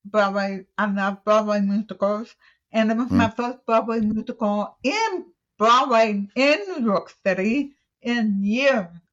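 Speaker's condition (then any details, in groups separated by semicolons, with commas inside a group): Deaf, cochlear implant user; follows familiar songs by memory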